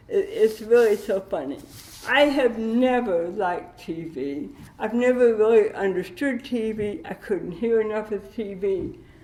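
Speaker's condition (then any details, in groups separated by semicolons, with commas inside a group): Cerebral palsy with dystonia; dystonia, likely from cerebral palsy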